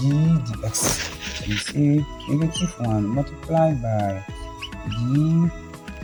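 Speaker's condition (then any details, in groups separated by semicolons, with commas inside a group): No condition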